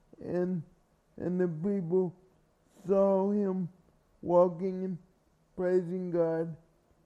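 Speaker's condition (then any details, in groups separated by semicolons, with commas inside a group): Cerebral palsy; from birth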